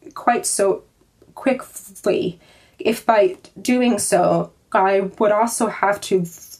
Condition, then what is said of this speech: Stuttering. Although I don't switch words to hide my stammer nearly as much as a lot of people do, just since my stammer is a bit unpredictable.